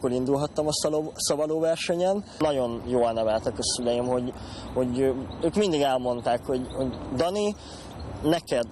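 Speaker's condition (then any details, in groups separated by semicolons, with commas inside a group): Cleft lip and palate; congenital cleft lip with cleft palate, small palatal cleft, 27-30 operations mostly plastic surgery; head-tilting drinking habit persists; mouth and voice noticed as odd by other children in childhood, liquids leaked through nose in infancy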